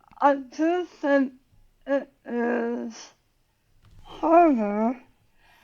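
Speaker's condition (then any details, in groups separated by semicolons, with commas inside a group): Tongue cancer surgery; most of tongue removed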